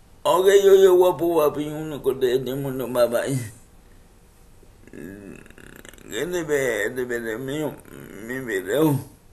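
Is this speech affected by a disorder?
Yes: cerebral palsy; uses wheelchair.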